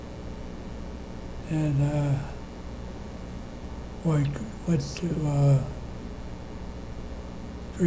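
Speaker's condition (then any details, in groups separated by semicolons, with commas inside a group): Parkinson's disease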